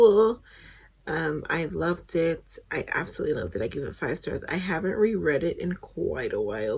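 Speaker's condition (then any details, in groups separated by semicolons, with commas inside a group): No condition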